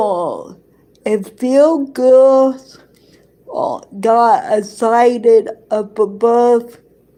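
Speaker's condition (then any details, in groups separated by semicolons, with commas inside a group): Cerebral palsy; present from birth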